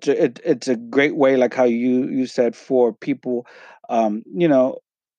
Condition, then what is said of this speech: Stuttering. So me, I have anxiety. I deal with depression, anxiety, OCD, and I stutter as well.